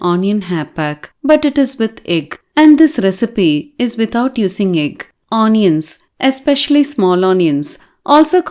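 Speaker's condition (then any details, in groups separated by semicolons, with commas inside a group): No condition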